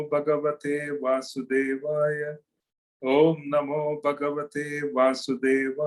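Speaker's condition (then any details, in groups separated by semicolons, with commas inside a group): No condition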